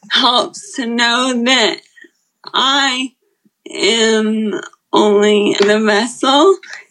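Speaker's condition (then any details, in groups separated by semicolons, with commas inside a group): Friedreich's ataxia; communication becoming more challenging as disease progresses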